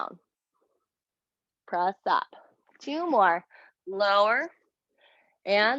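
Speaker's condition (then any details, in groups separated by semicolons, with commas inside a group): No condition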